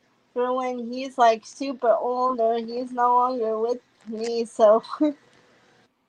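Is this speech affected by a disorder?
Yes: cerebral palsy; congenital, drives electric wheelchair.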